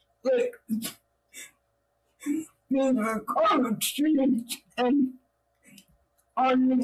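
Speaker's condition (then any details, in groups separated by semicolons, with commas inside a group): Cerebral palsy; own voice needs subtitles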